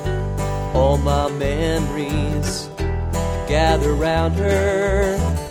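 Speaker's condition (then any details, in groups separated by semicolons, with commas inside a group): No condition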